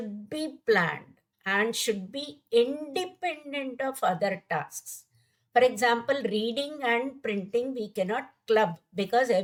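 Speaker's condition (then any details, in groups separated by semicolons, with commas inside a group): No condition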